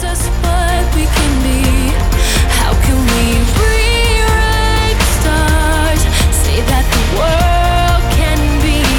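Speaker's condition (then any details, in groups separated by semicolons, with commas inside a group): No condition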